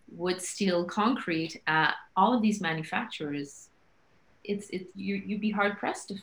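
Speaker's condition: No condition

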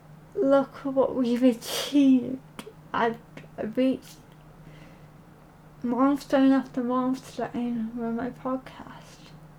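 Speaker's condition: Cerebral palsy

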